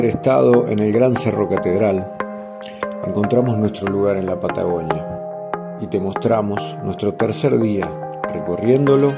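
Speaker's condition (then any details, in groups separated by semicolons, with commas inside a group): No condition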